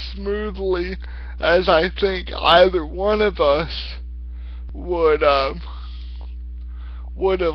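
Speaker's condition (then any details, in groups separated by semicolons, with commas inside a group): Cerebral palsy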